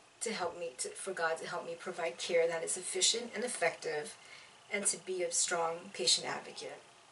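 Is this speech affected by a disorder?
No.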